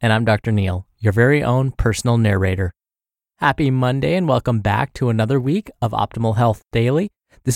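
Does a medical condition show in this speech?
No.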